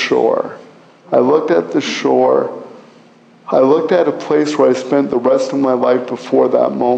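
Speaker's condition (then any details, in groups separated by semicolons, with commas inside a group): Cerebral palsy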